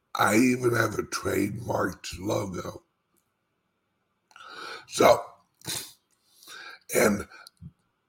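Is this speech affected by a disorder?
Yes: speech impediment; slight speech impediment; raspy voice attributed to talking so much; says barely able to talk, calls self horrible singer.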